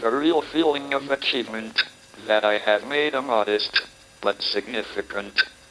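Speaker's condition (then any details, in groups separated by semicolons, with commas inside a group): Motor neurone disease, speech-generating device; diagnosed at age 21, atypical case, not MS, initially given couple of years to live, uses voice synthesizer; almost completely paralysed, slower progression than expected, decades since diagnosis; speaks only through speech synthesizer, synthesizer mispronounces some names, needs phonetic respelling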